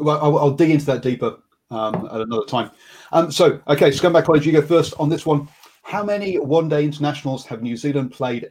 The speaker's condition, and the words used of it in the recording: None; typical speech.